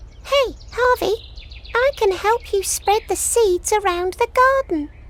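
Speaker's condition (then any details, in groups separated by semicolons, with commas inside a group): No condition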